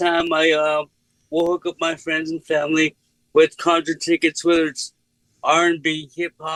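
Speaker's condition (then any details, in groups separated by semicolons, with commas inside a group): Cerebral palsy; speech unaffected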